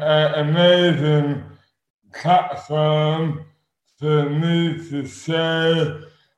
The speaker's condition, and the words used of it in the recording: Dystonia. This episode is a tough listen, so I will warn you now, you will need to concentrate